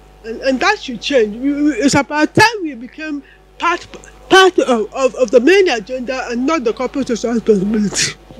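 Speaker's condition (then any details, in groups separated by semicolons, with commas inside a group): Cerebral palsy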